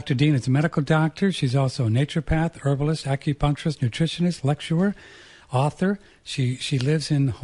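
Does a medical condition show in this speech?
No.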